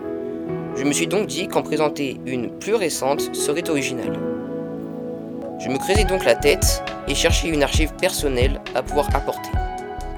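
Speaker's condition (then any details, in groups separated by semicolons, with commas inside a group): No condition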